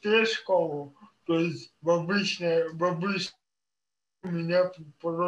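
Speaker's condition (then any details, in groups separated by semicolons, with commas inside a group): Cerebral palsy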